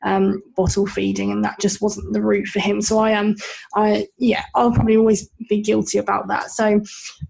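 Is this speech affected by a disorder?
Yes: bilateral cleft lip and palate; congenital.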